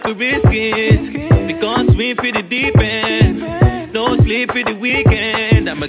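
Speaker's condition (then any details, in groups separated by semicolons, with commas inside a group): No condition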